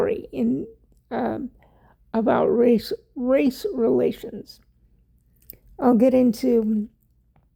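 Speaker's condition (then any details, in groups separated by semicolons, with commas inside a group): Cerebral palsy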